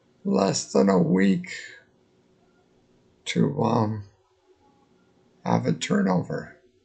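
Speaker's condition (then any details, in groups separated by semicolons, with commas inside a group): Multiple sclerosis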